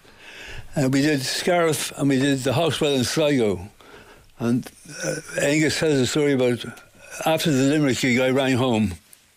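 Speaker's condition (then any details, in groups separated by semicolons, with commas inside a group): Parkinson's; voice ties up sometimes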